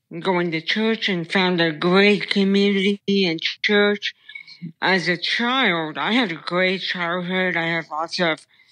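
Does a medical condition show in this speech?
Yes: brain stem tumor; childhood onset.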